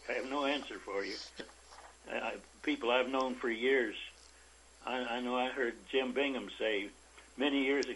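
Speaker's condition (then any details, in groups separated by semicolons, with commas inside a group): Parkinson's disease; age 88, no longer able to work, interview recorded by telephone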